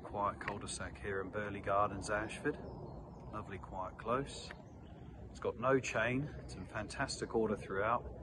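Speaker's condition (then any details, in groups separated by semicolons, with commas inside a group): No condition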